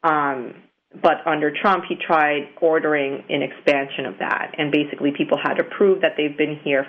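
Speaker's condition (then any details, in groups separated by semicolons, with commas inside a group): No condition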